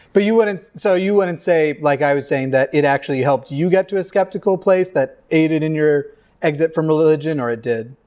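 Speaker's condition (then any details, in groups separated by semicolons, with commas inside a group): No condition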